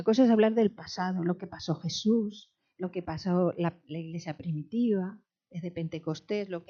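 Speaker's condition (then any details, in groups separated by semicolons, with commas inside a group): No condition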